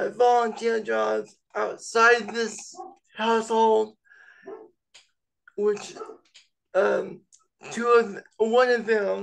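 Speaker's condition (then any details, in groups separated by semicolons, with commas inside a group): Cerebral palsy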